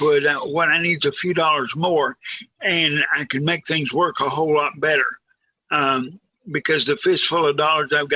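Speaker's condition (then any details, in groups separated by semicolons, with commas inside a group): Cerebral palsy, severe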